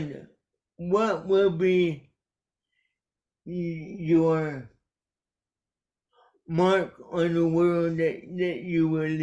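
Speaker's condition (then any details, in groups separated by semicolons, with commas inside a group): Cerebral palsy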